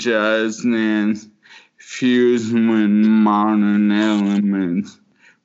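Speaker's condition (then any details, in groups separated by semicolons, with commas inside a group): Motor neuron disease; form of ALS (Lou Gehrig's disease), brain not talking to muscles, first sign about 4 years ago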